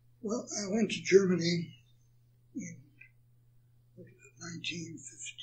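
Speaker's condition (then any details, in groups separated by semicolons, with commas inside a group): Parkinson's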